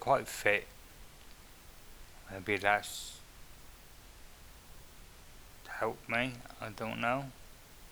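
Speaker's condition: Multiple sclerosis; no medication for first 10 years, relatively stable then, hospitalised about 2 years ago; may be starting to slur words, slowed reading pace

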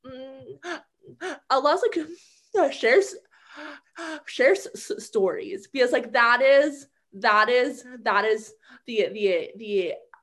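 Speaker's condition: Stuttering; stuttering onset around age six, childhood speech therapy, speech therapist Lauren from age ten; Lauren's therapy gave tools to speak confidently with stutter, not elimination, unlike earlier fixing-model therapists; fluency varies day to day, some days perfectly fluent, others persistent stuttering, communication difficult at times; repeated sounds, repeated words, prolonged sounds

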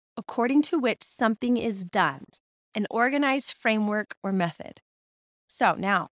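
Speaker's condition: No condition

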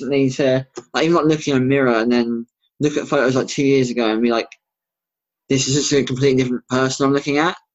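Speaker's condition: Bilateral cleft lip and palate; congenital, severe, found at birth, over 30 operations, surgeries repeated 3-4 times, many grommets, bleeding ear infections, very poor childhood hearing; relearned speech after each palate surgery, practiced alphabet

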